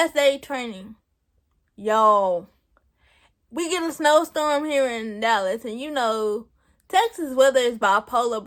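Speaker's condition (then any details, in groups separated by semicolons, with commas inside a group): Cerebral palsy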